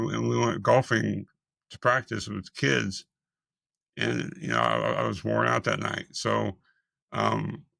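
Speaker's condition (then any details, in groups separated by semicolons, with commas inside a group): Multiple system atrophy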